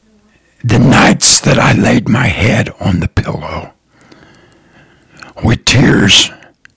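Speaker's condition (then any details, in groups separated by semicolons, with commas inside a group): Throat cancer survivor; voice box paralyzing vocal cords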